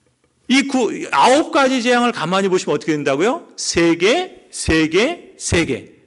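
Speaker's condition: No condition

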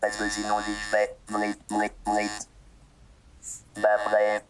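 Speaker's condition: Total pharyngolaryngectomy; first cancer 3 years ago

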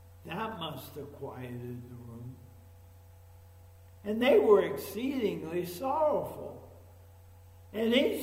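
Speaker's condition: ALS; only shallow breaths

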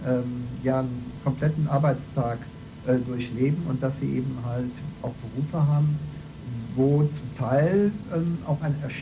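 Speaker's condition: No condition

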